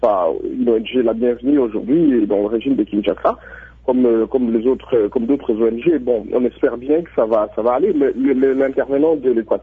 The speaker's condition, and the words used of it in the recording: None; typical speech.